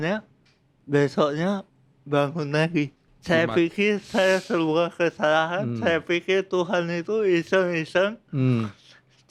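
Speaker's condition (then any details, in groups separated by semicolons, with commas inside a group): Cerebral palsy; from birth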